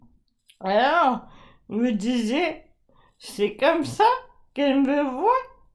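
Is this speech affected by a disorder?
Yes: ALS (Charcot's disease); progressive muscle atrophy throughout body, leading toward complete paralysis; sees speech therapist; voice very severely affected, gradually deteriorating, articulation problems, not a mental impairment.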